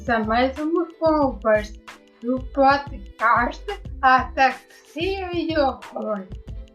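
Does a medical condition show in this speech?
Yes: ataxia after brain injury.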